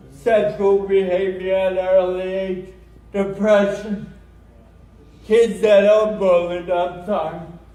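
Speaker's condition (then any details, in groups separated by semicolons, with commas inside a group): Cerebral palsy; since birth, brain damage at birth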